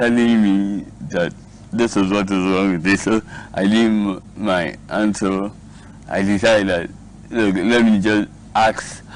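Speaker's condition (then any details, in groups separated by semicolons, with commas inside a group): Cerebral palsy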